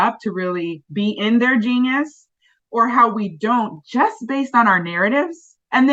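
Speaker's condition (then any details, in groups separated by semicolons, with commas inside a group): No condition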